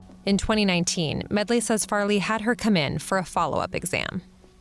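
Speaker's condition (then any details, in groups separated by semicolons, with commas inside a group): No condition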